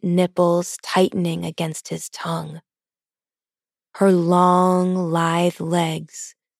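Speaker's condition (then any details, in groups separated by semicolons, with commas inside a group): No condition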